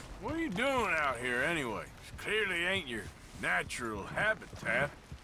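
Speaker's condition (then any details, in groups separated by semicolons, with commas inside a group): No condition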